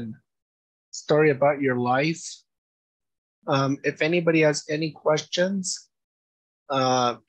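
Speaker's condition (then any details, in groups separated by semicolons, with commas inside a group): No condition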